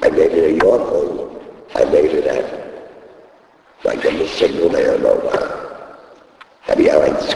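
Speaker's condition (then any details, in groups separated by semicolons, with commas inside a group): Laryngectomy; voice first lost at racetrack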